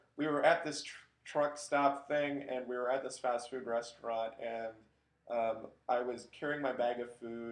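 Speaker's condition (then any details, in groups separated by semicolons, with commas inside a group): No condition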